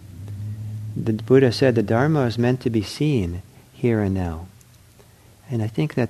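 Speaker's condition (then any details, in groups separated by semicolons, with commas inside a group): No condition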